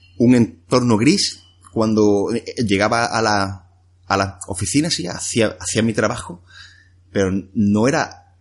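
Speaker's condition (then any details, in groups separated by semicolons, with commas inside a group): Stuttering; formerly much worse; much reduced, fluency improved through personal development, handled well now; word and phrase repetitions, filler eh; repeated sounds, repeated words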